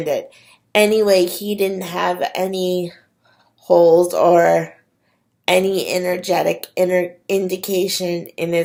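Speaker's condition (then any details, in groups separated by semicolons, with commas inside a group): Cerebral palsy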